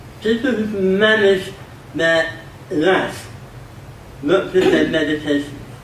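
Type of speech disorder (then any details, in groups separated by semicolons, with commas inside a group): Dysarthria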